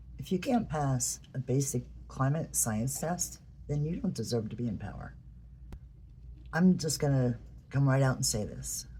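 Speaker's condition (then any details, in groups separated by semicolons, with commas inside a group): No condition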